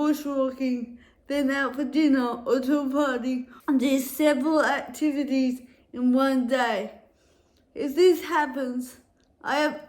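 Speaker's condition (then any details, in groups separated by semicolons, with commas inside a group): Cerebral palsy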